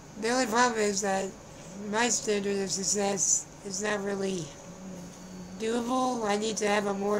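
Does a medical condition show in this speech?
Yes: spinal muscular atrophy.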